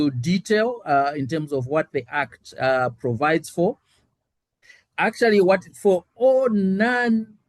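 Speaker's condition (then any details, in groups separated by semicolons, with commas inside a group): No condition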